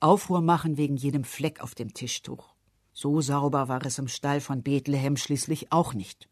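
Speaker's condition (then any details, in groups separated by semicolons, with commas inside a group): No condition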